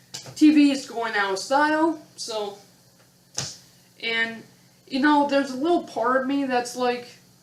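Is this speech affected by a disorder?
No.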